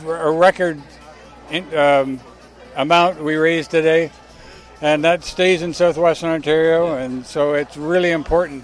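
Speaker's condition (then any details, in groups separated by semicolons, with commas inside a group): Parkinson's disease; Rocksteady Boxing exercise program at Kauffman y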